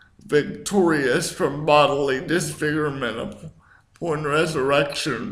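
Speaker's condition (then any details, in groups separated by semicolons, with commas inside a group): Cerebral palsy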